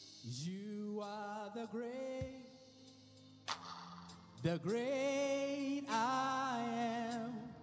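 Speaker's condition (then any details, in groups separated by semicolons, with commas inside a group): No condition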